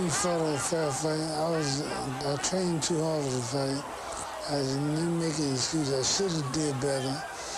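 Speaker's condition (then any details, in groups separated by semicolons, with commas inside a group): Parkinson's syndrome; sometimes slurred speech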